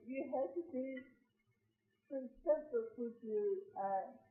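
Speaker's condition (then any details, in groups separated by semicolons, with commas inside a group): Cerebral palsy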